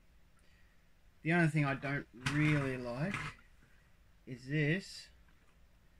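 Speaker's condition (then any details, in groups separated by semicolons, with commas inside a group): No condition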